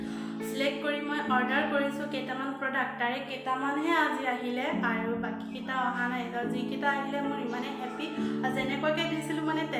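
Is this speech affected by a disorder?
No.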